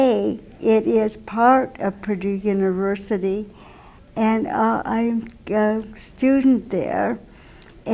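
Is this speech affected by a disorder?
Yes: cerebral palsy; wheelchair user.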